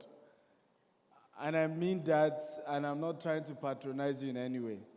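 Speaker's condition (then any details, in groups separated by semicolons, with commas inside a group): No condition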